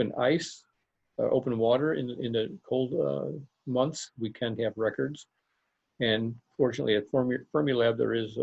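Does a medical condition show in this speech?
No.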